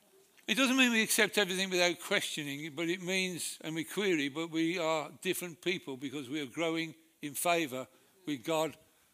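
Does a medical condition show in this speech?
Yes: Parkinson's disease; Parkinson's with arthritis, diagnosed by brain scan after failed medical, dragging foot, shaking; new tablets from new consultant in Nottingham after over a year undertreated, masked face; speech affected at brain scan, per doctors.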